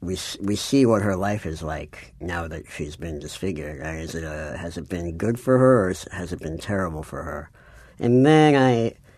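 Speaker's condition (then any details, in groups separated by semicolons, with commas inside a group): Cleft palate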